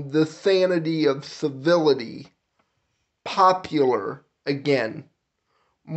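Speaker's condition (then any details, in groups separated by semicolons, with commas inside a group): Cerebral palsy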